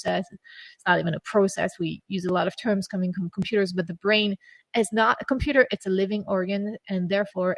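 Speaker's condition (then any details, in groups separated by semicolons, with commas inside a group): No condition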